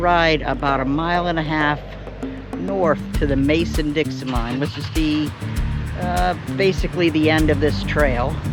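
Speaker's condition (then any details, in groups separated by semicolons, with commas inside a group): No condition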